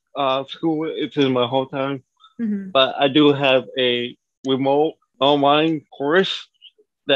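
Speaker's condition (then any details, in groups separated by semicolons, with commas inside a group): Cerebral palsy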